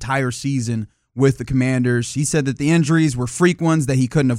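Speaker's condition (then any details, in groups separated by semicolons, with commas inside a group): No condition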